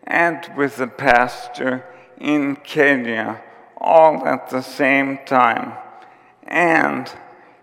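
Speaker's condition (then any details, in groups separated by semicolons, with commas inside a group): ALS; symptoms began about four years before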